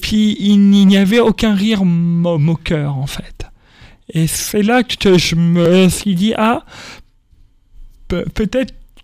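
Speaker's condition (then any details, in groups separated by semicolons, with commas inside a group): Stuttering; speech therapy helped; repeated sounds, prolonged sounds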